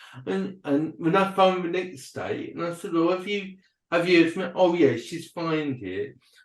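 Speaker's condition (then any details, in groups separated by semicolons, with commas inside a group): Cerebral palsy and dyspraxia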